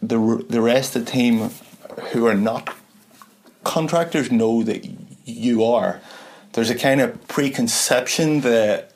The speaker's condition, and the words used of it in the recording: Stuttering. So hopefully my stuttery delivery here and there has not been too bad.